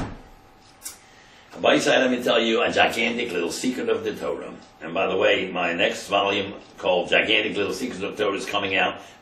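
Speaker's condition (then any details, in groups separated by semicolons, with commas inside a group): No condition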